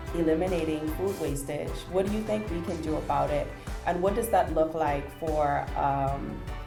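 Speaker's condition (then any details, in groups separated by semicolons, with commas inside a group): No condition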